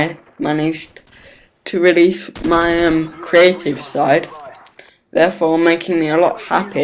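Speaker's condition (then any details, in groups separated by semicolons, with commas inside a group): Cerebral palsy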